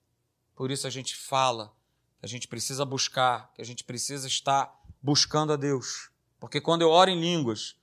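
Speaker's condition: No condition

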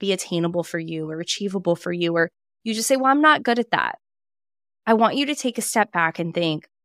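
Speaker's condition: No condition

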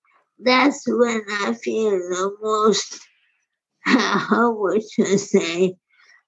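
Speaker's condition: Primary lateral sclerosis; wheelchair use

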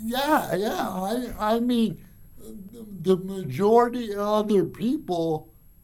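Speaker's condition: Cerebral palsy; from birth

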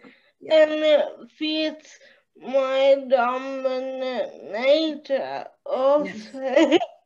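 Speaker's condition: Cerebral palsy

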